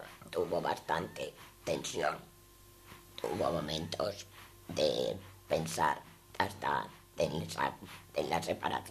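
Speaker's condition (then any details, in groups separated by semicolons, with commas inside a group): Total laryngectomy; fluent esophageal voice, upper esophagus and cricopharyngeal muscle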